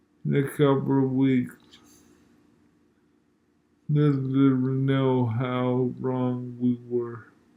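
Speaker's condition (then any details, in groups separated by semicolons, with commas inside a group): Multiple sclerosis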